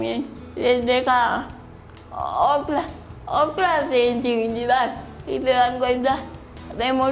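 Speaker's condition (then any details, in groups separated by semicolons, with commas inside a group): Cerebral palsy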